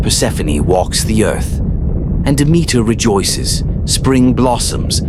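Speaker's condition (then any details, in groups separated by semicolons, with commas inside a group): No condition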